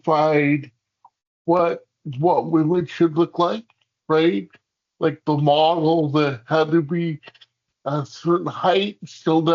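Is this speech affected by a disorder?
Yes: cerebral palsy; hamstring releases.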